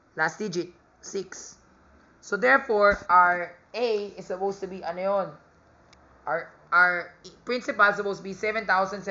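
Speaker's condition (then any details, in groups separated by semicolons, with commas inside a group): No condition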